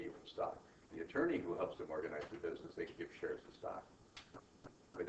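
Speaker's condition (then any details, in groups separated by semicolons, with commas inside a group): No condition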